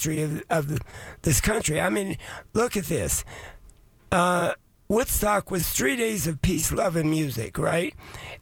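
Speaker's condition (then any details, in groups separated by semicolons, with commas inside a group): Voice changed after vocal cord surgery; may sound less clear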